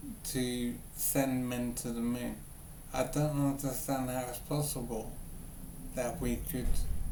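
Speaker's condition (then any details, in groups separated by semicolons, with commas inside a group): Brain injury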